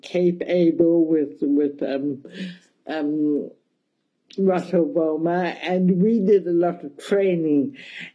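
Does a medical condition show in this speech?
Yes: cerebral palsy, mild; speech mildly affected.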